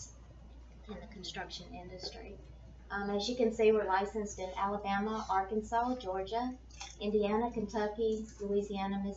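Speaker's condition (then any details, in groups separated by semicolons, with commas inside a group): No condition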